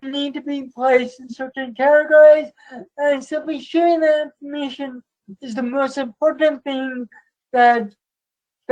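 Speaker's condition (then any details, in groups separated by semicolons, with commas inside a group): Cerebral palsy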